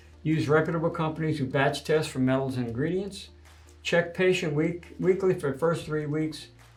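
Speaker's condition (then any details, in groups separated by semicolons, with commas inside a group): No condition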